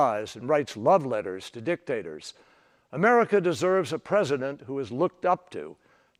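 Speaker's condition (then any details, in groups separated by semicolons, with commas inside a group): No condition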